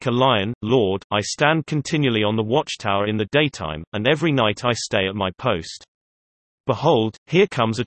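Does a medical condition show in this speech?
No.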